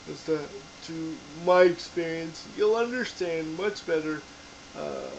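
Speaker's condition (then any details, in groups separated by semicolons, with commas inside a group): Cerebral palsy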